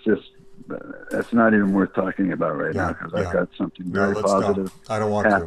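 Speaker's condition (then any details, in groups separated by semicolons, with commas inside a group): Parkinson's disease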